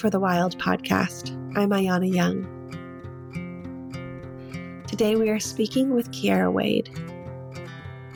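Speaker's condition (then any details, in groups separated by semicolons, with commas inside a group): No condition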